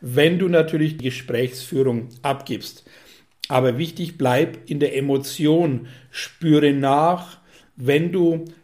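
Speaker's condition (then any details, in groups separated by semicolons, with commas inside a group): No condition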